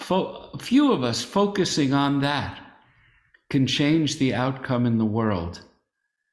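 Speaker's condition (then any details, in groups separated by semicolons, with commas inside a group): No condition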